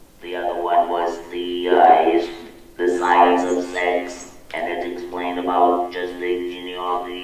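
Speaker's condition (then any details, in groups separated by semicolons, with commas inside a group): Laryngectomy; voice tires easily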